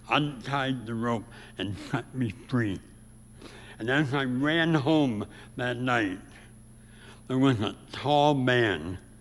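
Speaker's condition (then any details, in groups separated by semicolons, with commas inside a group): Severe speech impediment; first operation in North Dakota hospital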